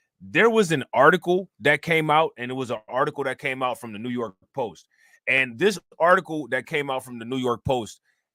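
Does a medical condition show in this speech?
No.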